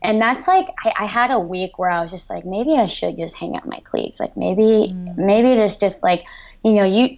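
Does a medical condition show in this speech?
Yes: cleft lip and palate; congenital severe cleft lip and palate, about 23 surgeries by 17, acute ischemic stroke at 18, post-stroke seizures; after stroke unable to speak, text or write, speech pathologist and cognitive therapy, hindered about a year.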